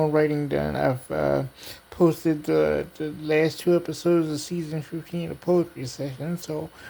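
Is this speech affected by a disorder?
Yes: cerebral palsy; diplegia.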